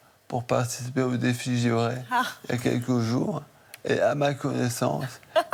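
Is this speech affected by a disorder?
Yes: maladie de Charcot (ALS); speaking effortful, eating affected.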